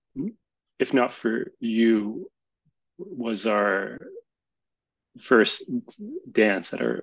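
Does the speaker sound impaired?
Yes: stuttering; childhood onset, speech therapy as child; still stutters as adult, gradually more comfortable with stuttering; phone time pressure harder, more comfortable speaking face-to-face; here prolonged sounds, blocks.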